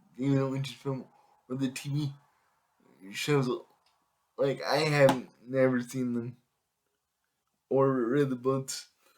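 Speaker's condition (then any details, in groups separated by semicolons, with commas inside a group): Cerebral palsy; able to speak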